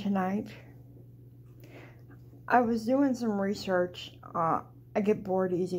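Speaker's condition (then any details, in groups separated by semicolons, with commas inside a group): Cerebral palsy; walks flat-footed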